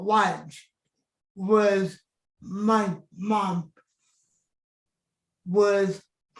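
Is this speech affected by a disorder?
Yes: cerebral palsy; wheelchair user.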